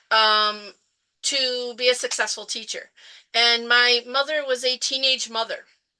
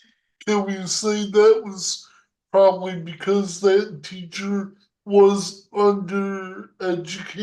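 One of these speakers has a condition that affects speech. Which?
The second: cerebral palsy; present from birth.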